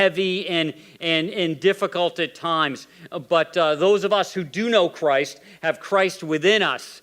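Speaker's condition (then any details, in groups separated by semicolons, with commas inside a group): No condition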